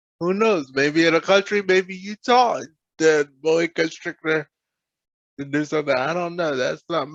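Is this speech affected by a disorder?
Yes: cerebral palsy; present from birth.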